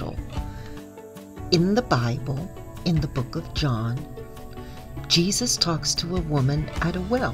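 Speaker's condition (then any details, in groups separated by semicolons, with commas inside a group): No condition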